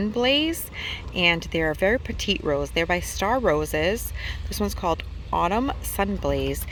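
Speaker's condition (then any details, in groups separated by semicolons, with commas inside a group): No condition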